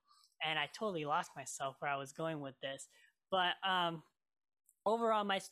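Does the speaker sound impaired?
Yes: cleft lip and palate; scar removal declined.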